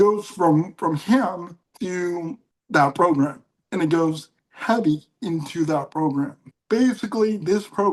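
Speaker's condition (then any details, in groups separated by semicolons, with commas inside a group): Cerebral palsy; mild case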